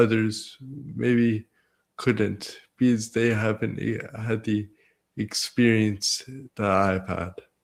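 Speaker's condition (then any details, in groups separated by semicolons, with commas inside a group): Cerebral palsy; present from birth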